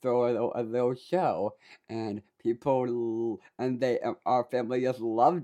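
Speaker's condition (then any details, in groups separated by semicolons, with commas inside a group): Down syndrome; does public speaking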